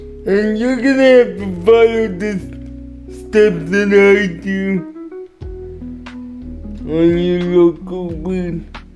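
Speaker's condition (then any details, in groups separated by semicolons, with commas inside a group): Cerebral palsy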